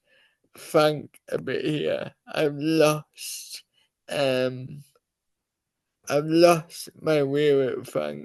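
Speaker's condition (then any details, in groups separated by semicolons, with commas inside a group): Cerebral palsy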